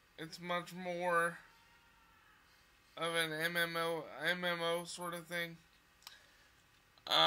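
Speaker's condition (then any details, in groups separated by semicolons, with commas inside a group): Cerebral palsy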